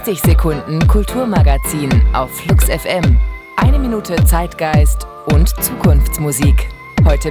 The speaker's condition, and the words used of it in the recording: None; typical speech.